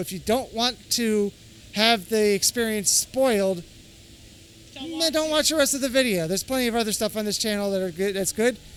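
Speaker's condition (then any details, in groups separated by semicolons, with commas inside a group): No condition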